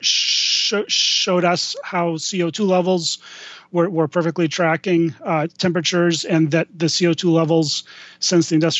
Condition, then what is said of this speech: Stuttering. I'm a lifelong stutterer. So if I freeze up here, hang with me and I'll